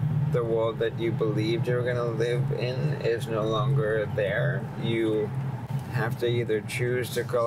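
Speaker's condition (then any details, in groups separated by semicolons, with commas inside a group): Amyotrophic lateral sclerosis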